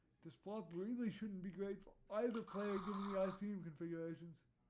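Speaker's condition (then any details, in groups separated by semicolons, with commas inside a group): Cerebral palsy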